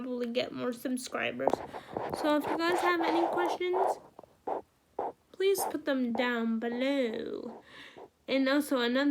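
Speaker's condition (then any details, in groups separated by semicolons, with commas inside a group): Cerebral palsy; wheelchair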